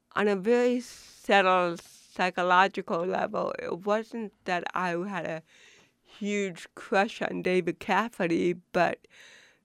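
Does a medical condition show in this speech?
Yes: cerebral palsy; affects way of talking, intentionally speaks as well as possible, grammatically correct.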